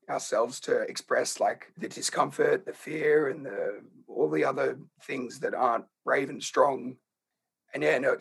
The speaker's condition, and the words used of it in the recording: Throat cancer. And that's speaking at a nice low tone.